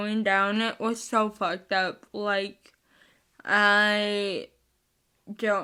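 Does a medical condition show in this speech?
Yes: spastic cerebral palsy, mixed.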